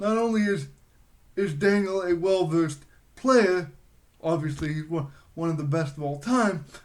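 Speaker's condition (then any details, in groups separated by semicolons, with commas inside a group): Cerebral palsy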